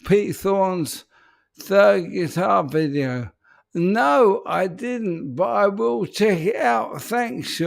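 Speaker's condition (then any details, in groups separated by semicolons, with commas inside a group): ALS; speech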